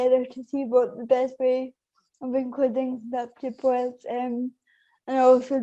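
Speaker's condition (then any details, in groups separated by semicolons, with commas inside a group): Cerebral palsy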